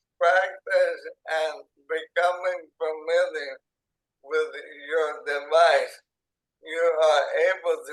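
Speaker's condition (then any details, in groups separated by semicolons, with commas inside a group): ALS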